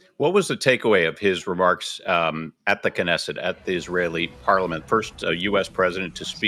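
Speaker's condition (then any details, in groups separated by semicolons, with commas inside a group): No condition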